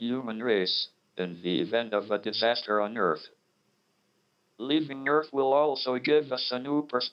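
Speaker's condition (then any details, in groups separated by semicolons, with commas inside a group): Motor neuron disease (ALS), speech-generating device; body hardly works at all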